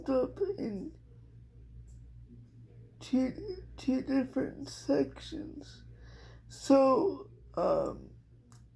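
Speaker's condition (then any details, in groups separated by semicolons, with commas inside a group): Cerebral palsy; dystonia in hands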